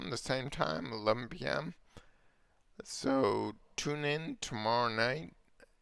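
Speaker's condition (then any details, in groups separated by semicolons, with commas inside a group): Multiple sclerosis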